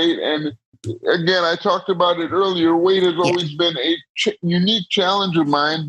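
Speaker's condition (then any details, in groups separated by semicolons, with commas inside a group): Cerebral palsy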